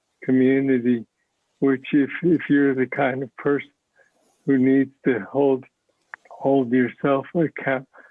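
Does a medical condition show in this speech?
Yes: Parkinson's disease; speech sounds like mush.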